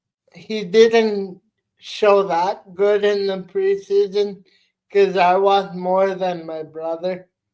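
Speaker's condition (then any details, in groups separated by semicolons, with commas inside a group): Cerebral palsy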